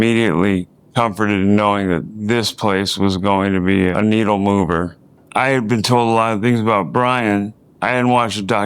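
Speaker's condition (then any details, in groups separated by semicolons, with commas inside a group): ALS; slurred speech, sounds drunk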